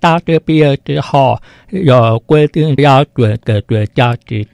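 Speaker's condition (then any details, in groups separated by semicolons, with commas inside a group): Hearing impairment; congenitally deaf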